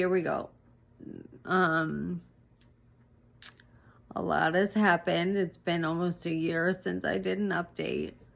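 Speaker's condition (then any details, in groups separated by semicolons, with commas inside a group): ALS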